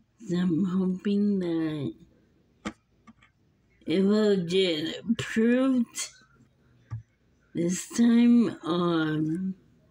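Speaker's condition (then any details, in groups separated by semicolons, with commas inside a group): Muscular dystrophy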